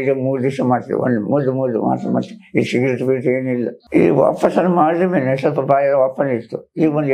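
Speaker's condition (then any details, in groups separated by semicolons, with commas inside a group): Oral cancer surgery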